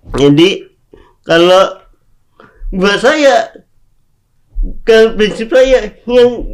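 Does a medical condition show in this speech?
Yes: cerebral palsy; speaking is difficult.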